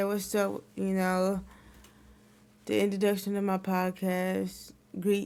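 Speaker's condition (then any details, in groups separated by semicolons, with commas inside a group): Cerebral palsy; wheelchair user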